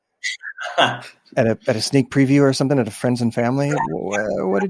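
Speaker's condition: No condition

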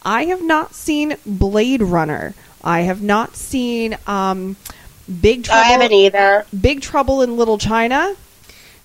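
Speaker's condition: No condition

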